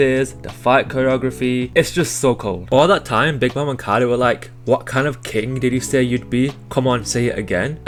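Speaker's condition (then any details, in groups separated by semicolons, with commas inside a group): No condition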